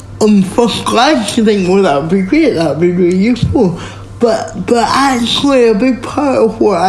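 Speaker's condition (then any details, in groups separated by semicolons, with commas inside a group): Speech impairment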